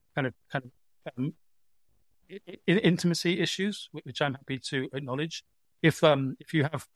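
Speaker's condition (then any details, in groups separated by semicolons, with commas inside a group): Stammer; lifelong stammer; milder stammer than about six years ago; much heavier stammer about six years ago during trial, barrister advised not speaking in court; repeated sounds, prolonged sounds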